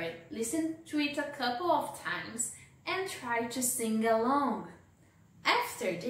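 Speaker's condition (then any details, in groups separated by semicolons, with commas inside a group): No condition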